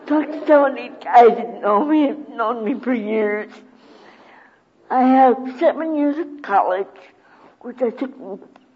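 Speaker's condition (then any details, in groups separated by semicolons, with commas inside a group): Cerebral palsy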